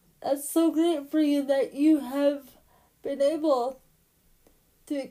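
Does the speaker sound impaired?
Yes: cerebral palsy; trouble getting words out, speaking only two words at a time.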